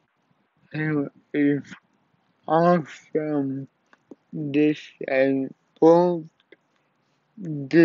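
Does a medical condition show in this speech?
Yes: cerebral palsy.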